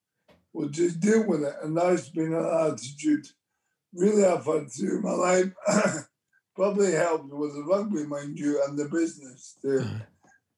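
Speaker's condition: Motor neurone disease; arm weakness

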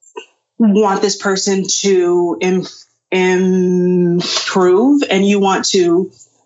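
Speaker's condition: Stuttering; avoided talking to avoid stuttering, avoided saying own name around 24-25, later took up public speaking; repeated sounds, prolonged sounds

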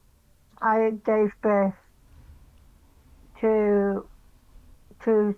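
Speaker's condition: Down syndrome; hearing difficulties

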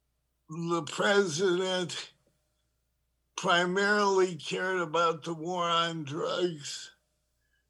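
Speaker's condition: Parkinson's disease; tremor

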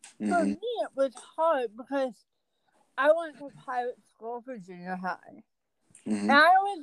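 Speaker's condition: Cerebral palsy; cerebral palsy from accident at birth, speech affected, ambulatory, learning disabilities

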